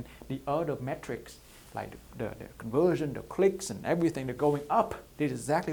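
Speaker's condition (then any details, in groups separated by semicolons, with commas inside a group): No condition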